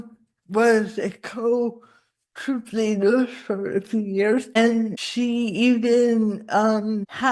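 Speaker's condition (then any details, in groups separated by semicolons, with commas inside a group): Cerebral palsy; spasticity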